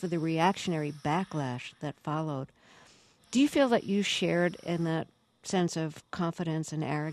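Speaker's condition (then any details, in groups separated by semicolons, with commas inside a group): No condition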